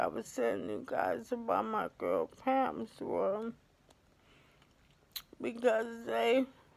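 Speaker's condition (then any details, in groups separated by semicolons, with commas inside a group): ALS; affects hands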